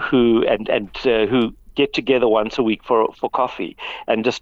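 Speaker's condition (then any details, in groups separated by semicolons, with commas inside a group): No condition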